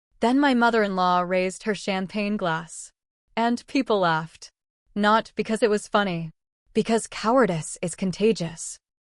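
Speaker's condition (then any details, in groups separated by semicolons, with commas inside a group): No condition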